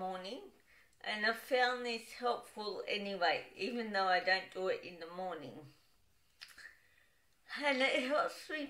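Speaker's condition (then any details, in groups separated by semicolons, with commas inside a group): Cerebral palsy, dystonic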